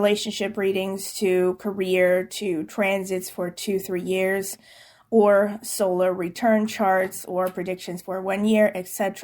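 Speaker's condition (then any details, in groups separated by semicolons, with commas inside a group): No condition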